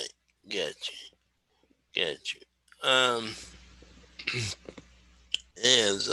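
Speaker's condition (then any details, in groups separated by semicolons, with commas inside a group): Cerebral palsy; wheelchair user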